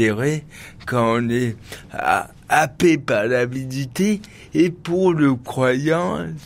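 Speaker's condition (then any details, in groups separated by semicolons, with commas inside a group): Cerebral palsy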